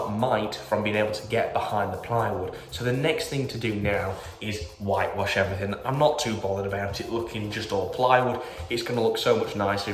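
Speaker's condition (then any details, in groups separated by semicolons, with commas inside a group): No condition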